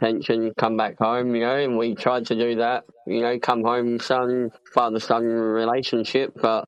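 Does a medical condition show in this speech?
Yes: cleft palate; congenital.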